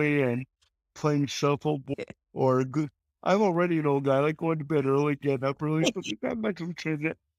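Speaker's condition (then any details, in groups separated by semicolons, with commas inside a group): Cerebral palsy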